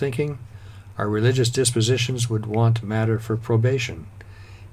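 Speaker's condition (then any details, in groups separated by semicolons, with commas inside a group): No condition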